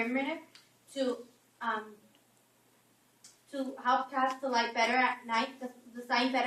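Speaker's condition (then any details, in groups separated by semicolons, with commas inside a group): No condition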